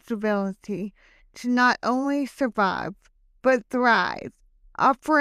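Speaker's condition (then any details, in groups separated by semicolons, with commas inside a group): Hemiplegic cerebral palsy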